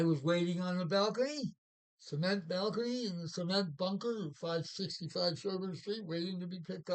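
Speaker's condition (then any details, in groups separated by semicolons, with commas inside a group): Parkinson's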